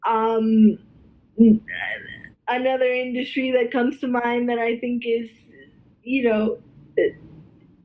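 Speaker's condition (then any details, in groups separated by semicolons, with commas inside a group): Cerebral palsy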